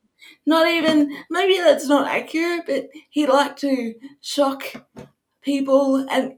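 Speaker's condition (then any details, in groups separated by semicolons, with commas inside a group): Cerebral palsy; wheelchair user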